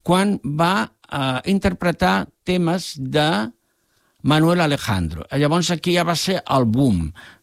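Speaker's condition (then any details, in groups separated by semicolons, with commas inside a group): No condition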